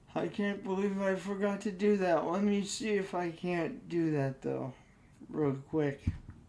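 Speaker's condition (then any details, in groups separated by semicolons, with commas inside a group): Cerebral palsy; only one hand usable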